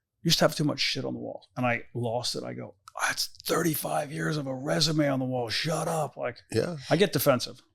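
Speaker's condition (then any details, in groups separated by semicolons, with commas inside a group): No condition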